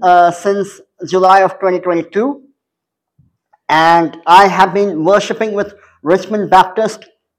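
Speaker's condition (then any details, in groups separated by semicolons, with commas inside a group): Cleft palate; congenital cleft palate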